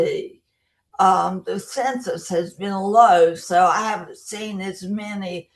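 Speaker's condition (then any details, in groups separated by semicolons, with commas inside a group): Brain injury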